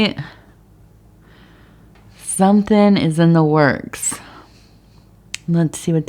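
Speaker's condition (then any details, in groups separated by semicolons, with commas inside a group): No condition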